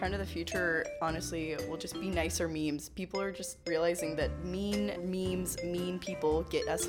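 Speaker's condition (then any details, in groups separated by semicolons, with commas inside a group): No condition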